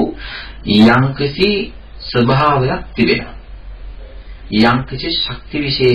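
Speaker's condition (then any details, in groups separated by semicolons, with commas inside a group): No condition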